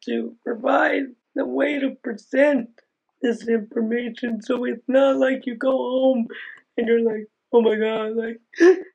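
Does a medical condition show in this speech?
Yes: Aicardi-Goutières syndrome; still able to speak, can put experiences into words.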